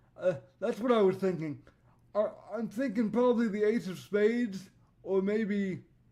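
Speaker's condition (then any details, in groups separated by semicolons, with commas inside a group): Cerebral palsy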